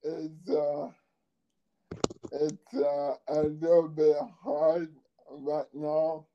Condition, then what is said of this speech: ALS (motor neuron disease). So if you hear him slurging to speak and he's speaking very slowly, is the reason why.